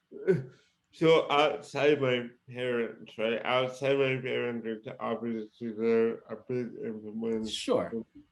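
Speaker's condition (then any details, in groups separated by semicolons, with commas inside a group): Cerebral palsy; present from birth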